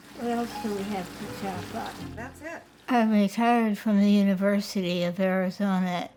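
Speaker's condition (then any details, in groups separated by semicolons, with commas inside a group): Parkinson's disease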